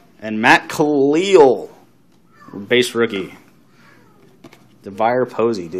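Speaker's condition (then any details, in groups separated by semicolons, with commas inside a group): No condition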